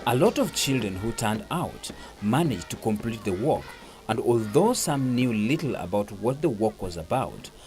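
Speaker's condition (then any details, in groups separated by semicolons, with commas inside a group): No condition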